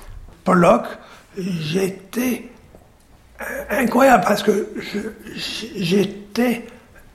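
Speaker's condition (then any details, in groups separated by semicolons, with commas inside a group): Stroke with aphasia; stroke at 49 at Mayan site in Yucatan, Mexico, after headaches, sudden collapse, unconscious; about 2 years 4 months after stroke, slow progress, song-based speech therapy with therapist Juliette; halting, needs time, repeats phrases after helper, understood well only by few people, worse with fear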